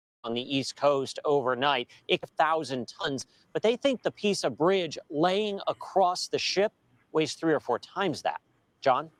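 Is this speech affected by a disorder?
No.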